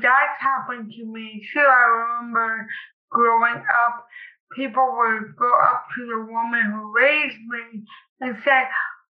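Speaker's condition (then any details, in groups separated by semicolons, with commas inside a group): Cerebral palsy; speech noticeably affected, listeners wrongly judge intelligence from speech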